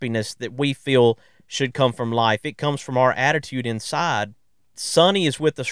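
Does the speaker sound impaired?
No.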